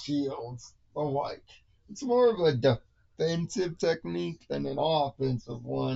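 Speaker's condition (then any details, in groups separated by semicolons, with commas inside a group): Cerebral palsy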